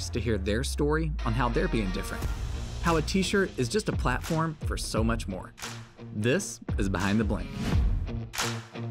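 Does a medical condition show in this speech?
No.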